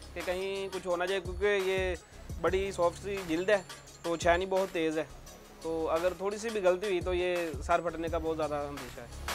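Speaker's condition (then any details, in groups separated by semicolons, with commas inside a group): No condition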